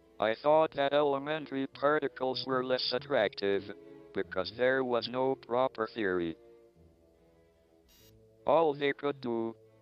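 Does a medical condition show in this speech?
Yes: ALS, through a speech-generating device; no cure or therapy offered.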